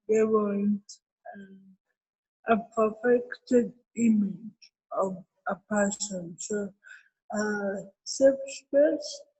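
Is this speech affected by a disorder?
Yes: cerebral palsy.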